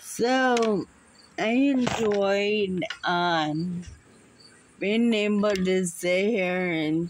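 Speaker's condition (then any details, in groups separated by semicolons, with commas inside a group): Muscular dystrophy; unable to walk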